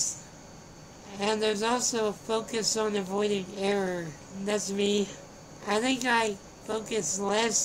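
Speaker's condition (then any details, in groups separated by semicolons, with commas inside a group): Spinal muscular atrophy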